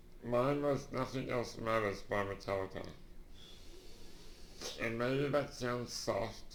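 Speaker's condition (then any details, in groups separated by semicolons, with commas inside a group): Duchenne muscular dystrophy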